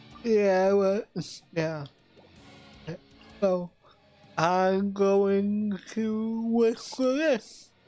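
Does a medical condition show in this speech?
Yes: cerebral palsy; affects voice.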